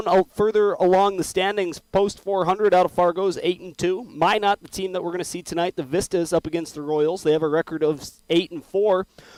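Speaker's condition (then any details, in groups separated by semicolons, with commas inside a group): No condition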